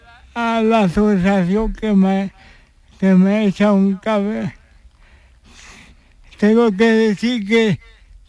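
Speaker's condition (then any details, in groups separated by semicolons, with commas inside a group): Cerebral palsy; since birth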